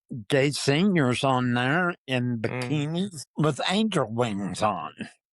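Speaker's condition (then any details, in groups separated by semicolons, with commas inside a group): Parkinson's disease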